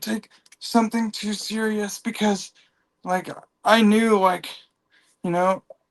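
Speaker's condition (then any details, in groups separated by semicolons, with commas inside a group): Cerebral palsy; from birth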